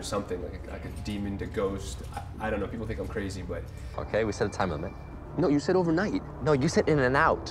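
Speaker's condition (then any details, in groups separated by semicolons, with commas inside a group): No condition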